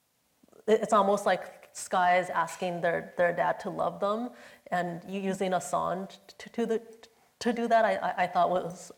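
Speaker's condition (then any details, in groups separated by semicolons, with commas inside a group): Stutter; stutter in high school; stutter still present sometimes; occasional stutter; repeated words, prolonged sounds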